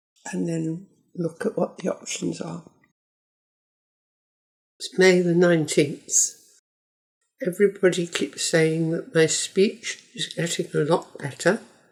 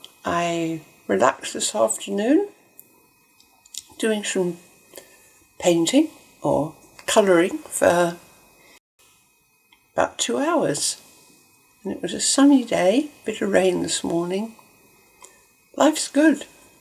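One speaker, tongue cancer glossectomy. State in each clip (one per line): 2 to 4 weeks after surgery
1 to 6 weeks after surgery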